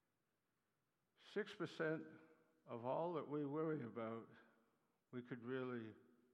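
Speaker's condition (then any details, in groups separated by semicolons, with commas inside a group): Parkinson's disease; neuropathy attacks nerves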